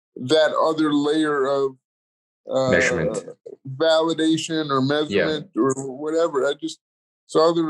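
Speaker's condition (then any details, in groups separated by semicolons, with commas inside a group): Cerebral palsy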